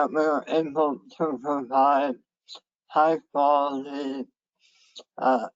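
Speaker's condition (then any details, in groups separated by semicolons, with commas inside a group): Head and neck cancer; left vagus nerve severed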